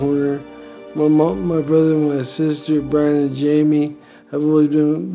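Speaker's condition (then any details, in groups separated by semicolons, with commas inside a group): Brain injury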